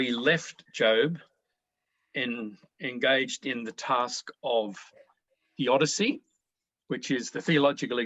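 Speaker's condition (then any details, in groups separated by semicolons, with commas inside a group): No condition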